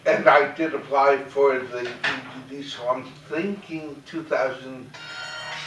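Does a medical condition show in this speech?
Yes: cerebral palsy, mild; mainly affects speech.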